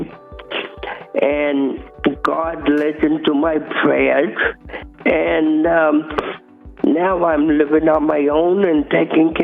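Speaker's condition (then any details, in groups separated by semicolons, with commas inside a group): Cerebral palsy; from birth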